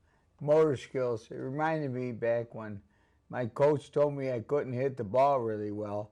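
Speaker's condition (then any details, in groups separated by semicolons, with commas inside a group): ALS; onset couple years ago, pain, pain medication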